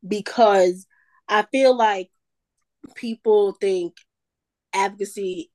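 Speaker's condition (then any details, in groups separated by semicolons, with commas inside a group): Stuttering; stutter since at least high school, caused shyness, quietness and shame then; still stutters, work role forced out of shell; stuttering not under own control; prolonged sounds, blocks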